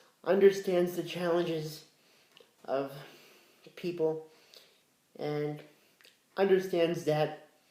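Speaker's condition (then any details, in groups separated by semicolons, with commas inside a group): Cerebral palsy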